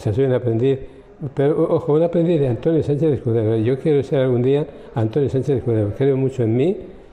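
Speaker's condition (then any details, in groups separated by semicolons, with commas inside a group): Parkinson's disease; about 19 years since onset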